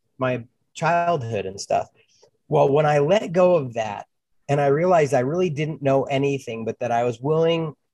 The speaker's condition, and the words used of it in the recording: No condition.